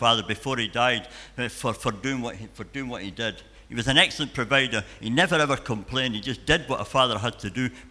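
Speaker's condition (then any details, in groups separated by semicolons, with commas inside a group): Cleft palate and cleft lip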